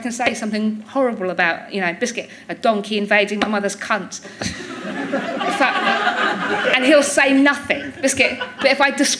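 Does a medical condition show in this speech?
Yes: Tourette's syndrome; tics since about age six, neurological, believed inherited, intensified in early 20s; tics much more noticeable than in childhood, frequent throughout conversation; rude tics including swearing, says worst thing, interjected words like hedgehog, geronimo.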